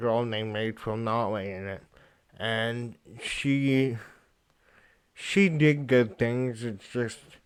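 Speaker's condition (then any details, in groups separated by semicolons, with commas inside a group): Cerebral palsy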